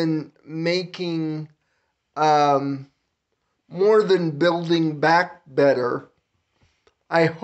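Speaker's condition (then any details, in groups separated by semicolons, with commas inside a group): Cerebral palsy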